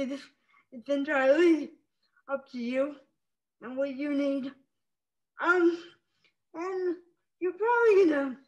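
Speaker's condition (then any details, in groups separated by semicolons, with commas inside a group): Spastic cerebral palsy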